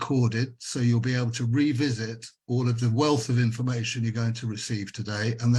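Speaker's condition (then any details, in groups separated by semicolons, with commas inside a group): No condition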